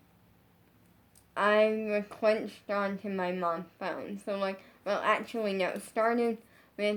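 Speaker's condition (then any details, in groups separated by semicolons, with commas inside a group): Brain injury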